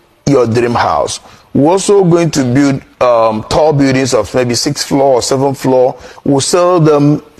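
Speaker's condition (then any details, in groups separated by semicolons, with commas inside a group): No condition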